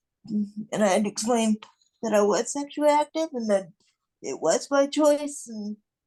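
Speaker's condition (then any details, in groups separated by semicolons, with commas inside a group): Cerebral palsy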